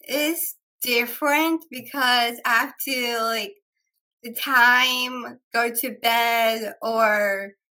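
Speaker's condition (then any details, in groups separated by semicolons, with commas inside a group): Down syndrome; three copies of 21st chromosome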